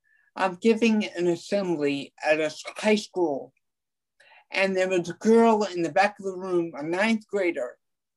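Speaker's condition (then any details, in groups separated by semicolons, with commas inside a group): Ataxic cerebral palsy; mild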